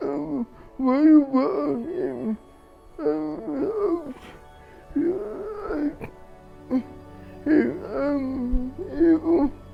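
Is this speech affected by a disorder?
Yes: cerebral palsy; present from birth.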